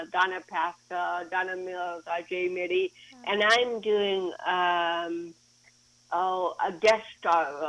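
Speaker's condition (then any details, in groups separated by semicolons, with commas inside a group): Cerebral palsy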